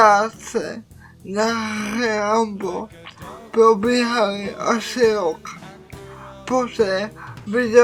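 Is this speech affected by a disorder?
Yes: cerebral palsy.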